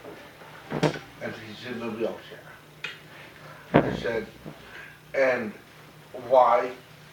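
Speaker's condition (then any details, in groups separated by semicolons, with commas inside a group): Cerebral palsy, mild; mainly affects speech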